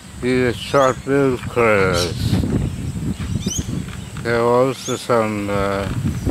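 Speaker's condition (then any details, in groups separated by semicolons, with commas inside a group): Drug-induced slurred speech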